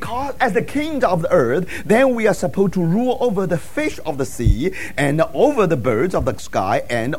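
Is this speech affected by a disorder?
No.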